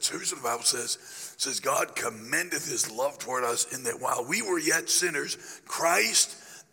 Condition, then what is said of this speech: Throat cancer. So it's way better than it was.